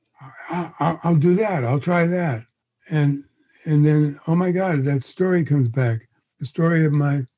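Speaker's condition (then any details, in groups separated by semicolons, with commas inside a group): Parkinson's disease; onset around 81st birthday, face frozen like a mask at diagnosis, confirmed by neurologist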